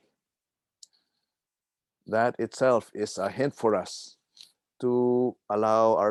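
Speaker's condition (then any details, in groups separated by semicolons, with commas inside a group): No condition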